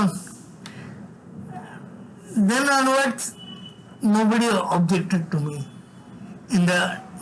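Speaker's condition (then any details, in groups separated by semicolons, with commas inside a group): Severe cerebral palsy; from birth, involuntary tremors whole body; severe, constant tremors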